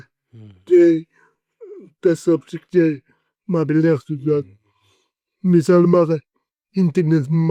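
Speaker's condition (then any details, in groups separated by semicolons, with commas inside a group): Cerebral palsy; 40 years with condition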